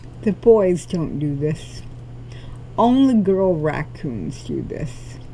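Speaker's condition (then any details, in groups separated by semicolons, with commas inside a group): Cerebral palsy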